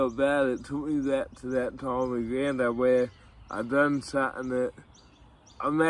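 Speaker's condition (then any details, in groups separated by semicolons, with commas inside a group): Cerebral palsy; from birth, tight muscles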